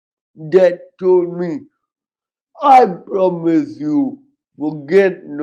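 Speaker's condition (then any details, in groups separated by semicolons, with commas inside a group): Cerebral palsy, severe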